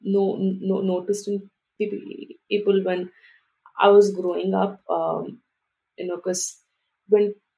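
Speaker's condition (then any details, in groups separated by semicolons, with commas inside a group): Stuttering; stuttering since about age 3, grew up in India speaking Telugu, English and Hindi; variable, some days fluent even in stand-up meetings, other days hard to get words out; blocks and pauses, hard syllables and phonics trigger blocks, nervous in groups; repeated sounds, prolonged sounds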